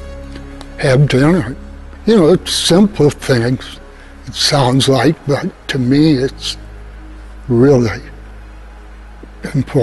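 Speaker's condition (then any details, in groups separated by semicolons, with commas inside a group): Essential tremor; deep brain stimulation, thalamus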